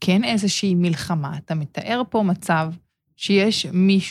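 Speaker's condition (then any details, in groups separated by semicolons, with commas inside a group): No condition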